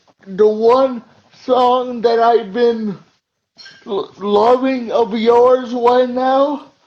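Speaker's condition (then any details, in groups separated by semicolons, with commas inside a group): Cerebral palsy; uses wheelchair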